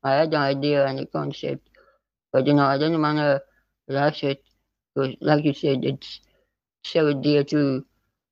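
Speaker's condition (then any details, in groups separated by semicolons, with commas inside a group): Spinal muscular atrophy type 2; neuromuscular, loss of motor neurons, progressive muscle wasting, less progressive than type 1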